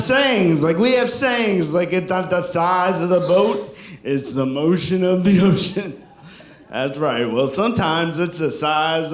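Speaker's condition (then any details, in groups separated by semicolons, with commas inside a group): Cerebral palsy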